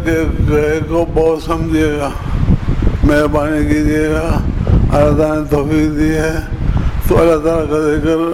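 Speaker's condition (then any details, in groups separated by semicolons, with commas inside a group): Difficulty speaking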